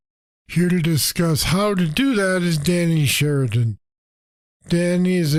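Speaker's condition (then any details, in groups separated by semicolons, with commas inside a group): Parkinson's disease; deep brain stimulators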